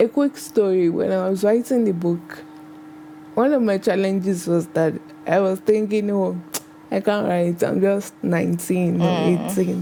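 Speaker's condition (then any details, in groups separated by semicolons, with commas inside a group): Cerebral palsy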